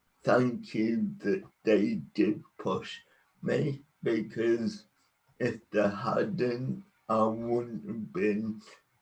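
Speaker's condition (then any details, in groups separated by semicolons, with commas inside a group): Cerebral palsy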